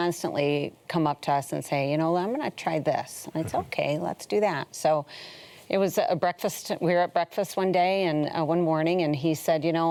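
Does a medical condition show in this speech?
No.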